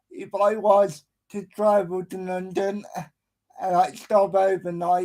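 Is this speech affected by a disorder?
Yes: cerebral palsy.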